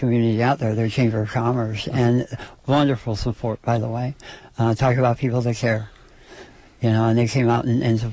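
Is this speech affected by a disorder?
Yes: oral cancer surgery; stage 4 oral cancer at 33, right half of face removed and rebuilt, half jaw replaced with fibula; five-year survivor, over 40 neck lymph nodes removed, after radiation and chemotherapy.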